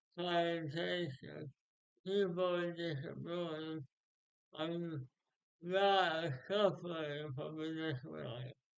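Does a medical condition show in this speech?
Yes: speech impairment after birth surgery.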